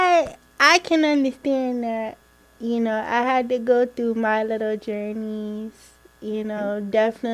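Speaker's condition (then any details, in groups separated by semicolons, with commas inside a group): Cerebral palsy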